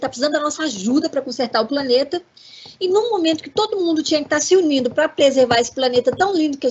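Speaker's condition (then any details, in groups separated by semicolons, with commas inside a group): No condition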